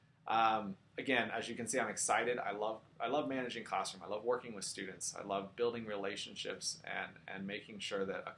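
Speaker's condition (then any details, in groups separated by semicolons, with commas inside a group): No condition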